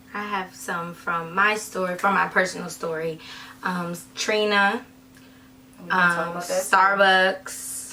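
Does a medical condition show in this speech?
No.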